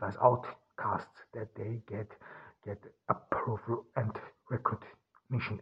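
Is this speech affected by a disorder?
Yes: stuttering; cause unknown, only one in family who stutters, german mother tongue, born in austria; seen as an obstacle to recording audiobooks; here repeated words, blocks.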